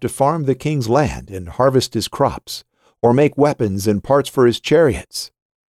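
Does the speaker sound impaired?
No.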